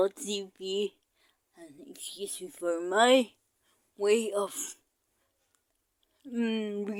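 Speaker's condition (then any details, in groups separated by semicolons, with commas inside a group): Cerebral palsy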